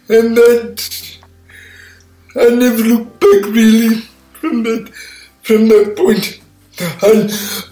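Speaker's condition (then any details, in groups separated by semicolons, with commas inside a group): Cerebral palsy; speech impairment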